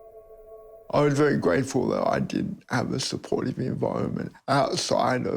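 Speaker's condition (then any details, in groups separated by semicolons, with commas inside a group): Cerebral palsy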